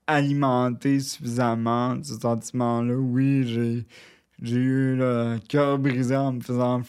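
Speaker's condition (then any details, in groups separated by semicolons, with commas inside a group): Cerebral palsy, near quadriplegia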